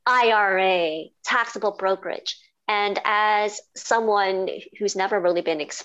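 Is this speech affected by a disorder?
Yes: cleft palate and cleft lip; congenital, diagnosed as a baby, roof of mouth split into two, speech therapy as a teenager; speech described as very clear after speech therapy; formerly very difficult to speak properly, teachers could not hear speech in class, now clear.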